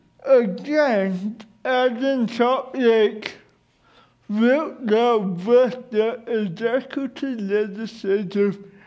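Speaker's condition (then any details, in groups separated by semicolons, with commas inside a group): Cerebral palsy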